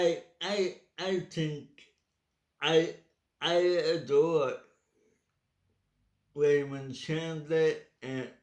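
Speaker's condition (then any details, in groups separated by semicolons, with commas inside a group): Cerebral palsy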